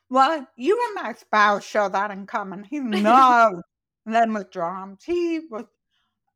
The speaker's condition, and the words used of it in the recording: Deafness. It's not a British accent, I wish.